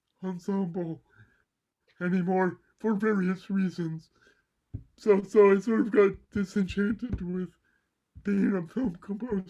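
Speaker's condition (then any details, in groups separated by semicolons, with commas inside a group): Cerebral palsy; mild left side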